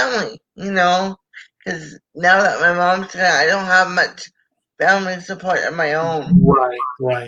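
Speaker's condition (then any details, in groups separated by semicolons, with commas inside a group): Cerebral palsy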